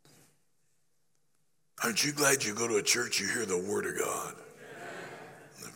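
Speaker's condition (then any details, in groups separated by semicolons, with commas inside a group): Laryngeal cancer after radiation; growth on voice box, treated with radiation and chemotherapy, voice box not removed; a little over a year since discovery, voice much better but not fully recovered; started preaching in a whisper, voice gaining strength, still affected, apologizes for listener discomfort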